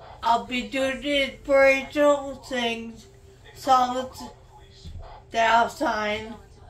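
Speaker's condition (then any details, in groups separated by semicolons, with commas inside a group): Traumatic brain injury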